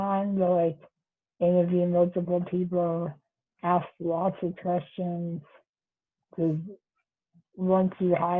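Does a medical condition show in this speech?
Yes: Duchenne muscular dystrophy.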